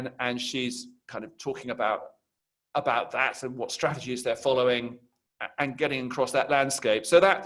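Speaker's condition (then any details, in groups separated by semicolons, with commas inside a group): No condition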